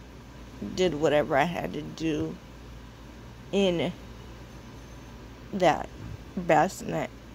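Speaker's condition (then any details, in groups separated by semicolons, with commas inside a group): Cerebral palsy; from birth, cannot walk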